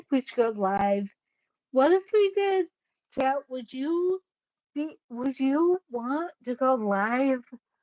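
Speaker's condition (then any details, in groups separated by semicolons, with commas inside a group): Cerebellar ataxia; caused by brain bleed, unsteady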